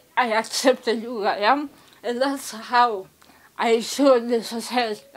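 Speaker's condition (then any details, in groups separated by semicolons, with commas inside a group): Cerebral palsy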